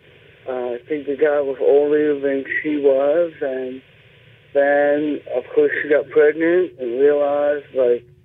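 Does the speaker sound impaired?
Yes: cerebral palsy; present from birth, birth injury with cord around neck, left side affected, left hand basically paralyzed; speech impediment while growing up.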